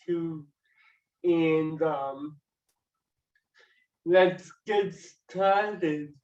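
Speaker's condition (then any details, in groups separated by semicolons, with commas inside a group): Cerebral palsy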